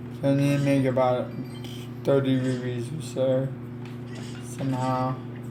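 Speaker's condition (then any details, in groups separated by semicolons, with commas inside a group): Cerebral palsy; affects legs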